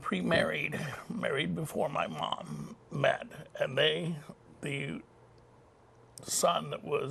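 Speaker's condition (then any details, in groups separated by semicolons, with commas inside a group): Cerebral palsy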